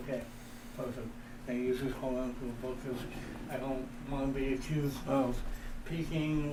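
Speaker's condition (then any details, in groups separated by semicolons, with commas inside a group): Cerebral palsy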